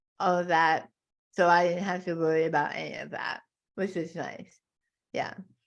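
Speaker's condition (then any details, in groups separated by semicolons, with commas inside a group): Tongue cancer; stage four tongue carcinoma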